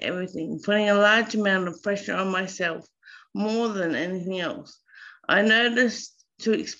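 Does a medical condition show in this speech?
Yes: slurred speech after brainstem stroke; brainstem stroke at 26, initially unable to move below eyes, 7.5 months rehab, 3 hospitals; mild slurred speech, right elbow cannot straighten properly, left-side coordination issues; initially unable to talk, relearned speech, now mild slurring, not very obvious.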